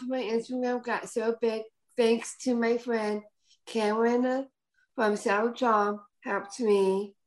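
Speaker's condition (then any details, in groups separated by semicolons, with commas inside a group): Down syndrome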